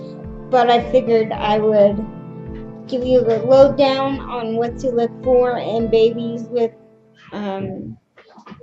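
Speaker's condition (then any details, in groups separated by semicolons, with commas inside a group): Cerebral palsy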